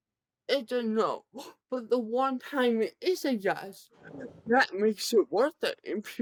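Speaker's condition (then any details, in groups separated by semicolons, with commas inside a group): Cerebral palsy; present from birth, severe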